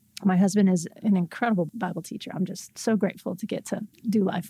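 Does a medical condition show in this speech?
No.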